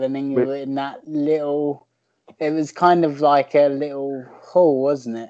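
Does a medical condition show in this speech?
Yes: cerebral palsy.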